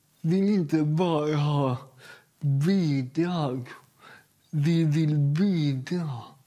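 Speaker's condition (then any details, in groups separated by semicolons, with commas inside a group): Cerebral palsy; uses assistive aids, has personal assistant; speech atypical, jokes listeners might think it is Danish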